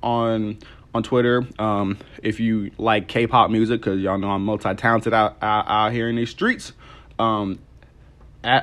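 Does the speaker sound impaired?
Yes: stuttering; stuttering problem, bullied for it growing up; stutter audible in recording; here repeated sounds, repeated words.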